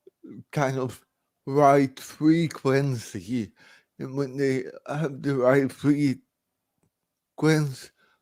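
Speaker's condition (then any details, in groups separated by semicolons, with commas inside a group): Cerebral palsy, severe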